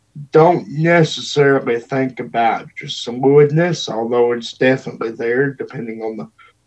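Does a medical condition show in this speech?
Yes: cerebral palsy; wheelchair user.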